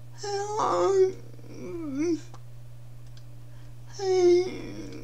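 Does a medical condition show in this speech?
Yes: cerebral palsy.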